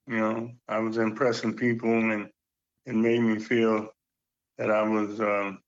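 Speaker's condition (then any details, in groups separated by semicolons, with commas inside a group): Parkinson's; Parkinson's disease for quite a while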